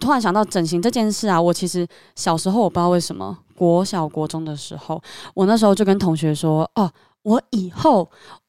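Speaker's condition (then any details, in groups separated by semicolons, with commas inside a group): Submucous cleft palate; submucous cleft palate since childhood, former underbite, braces, insurance-covered orthognathic surgery advancing upper, retracting lower jaw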